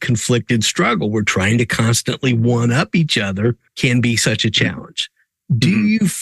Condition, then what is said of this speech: None; typical speech.